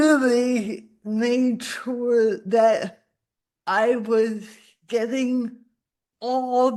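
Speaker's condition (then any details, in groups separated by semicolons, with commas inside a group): Cerebral palsy; spasticity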